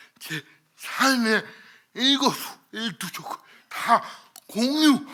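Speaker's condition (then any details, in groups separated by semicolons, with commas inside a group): Cerebral palsy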